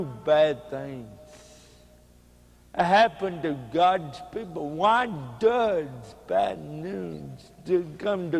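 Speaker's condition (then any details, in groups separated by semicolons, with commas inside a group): Cerebral palsy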